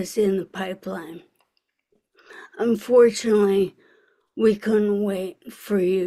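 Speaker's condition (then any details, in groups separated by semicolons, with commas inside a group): ALS; speech audibly affected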